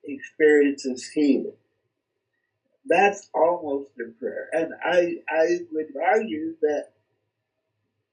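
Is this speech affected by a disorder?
Yes: cerebral palsy; speech not affected.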